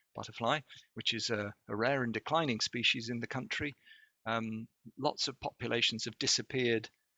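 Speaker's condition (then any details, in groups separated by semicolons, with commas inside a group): No condition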